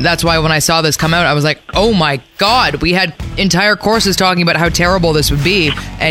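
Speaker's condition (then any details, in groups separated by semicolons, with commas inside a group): No condition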